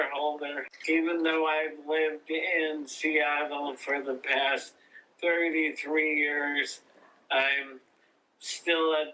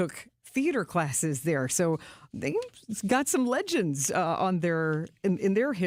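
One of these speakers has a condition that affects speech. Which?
The first: ALS; diagnosed about four years ago, wheelchair, in 50s.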